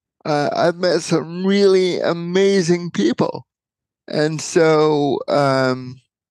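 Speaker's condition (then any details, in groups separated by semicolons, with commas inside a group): Cerebral palsy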